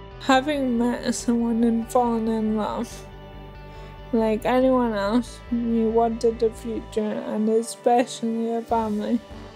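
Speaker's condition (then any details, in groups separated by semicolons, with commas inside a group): Motor neurone disease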